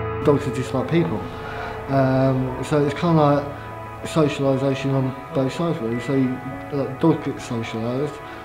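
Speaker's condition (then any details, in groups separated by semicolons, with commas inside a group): No condition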